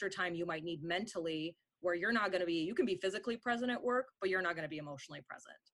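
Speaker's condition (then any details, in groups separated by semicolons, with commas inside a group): No condition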